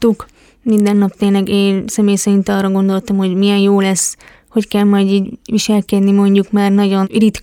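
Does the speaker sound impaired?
Yes: hearing impairment; tried signing with japanese sign-language users at the competition.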